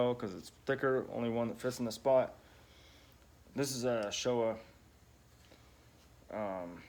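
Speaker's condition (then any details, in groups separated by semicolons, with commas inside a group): No condition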